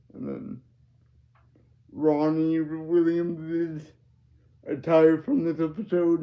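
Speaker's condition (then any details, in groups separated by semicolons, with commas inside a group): Cerebral palsy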